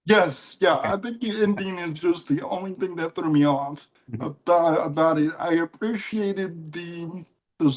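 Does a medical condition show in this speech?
Yes: cerebral palsy; mild case.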